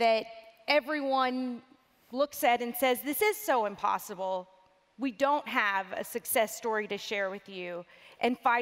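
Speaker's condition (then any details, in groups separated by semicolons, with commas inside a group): No condition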